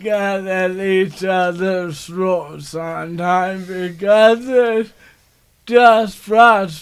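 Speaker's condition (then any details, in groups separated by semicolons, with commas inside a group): ALS; onset with speech impairment and right hand weakness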